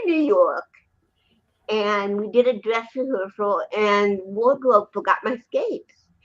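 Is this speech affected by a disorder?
Yes: cerebral palsy.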